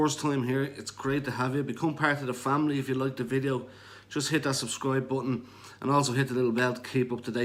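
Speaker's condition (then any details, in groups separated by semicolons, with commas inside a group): No condition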